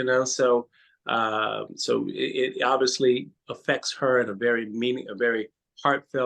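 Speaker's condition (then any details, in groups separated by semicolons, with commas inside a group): No condition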